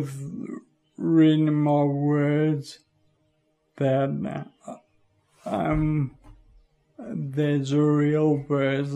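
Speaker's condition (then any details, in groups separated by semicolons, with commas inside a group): Friedreich's ataxia; genetic degenerative neuromuscular disorder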